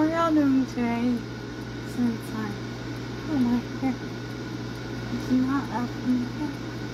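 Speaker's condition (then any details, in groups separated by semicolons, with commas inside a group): Brain injury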